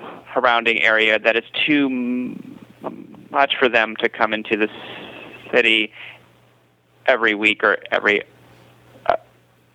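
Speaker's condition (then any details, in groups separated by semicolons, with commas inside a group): Stuttering; prolonged sounds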